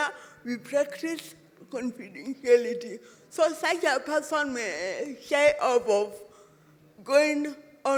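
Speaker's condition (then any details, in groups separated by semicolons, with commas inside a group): Cerebral palsy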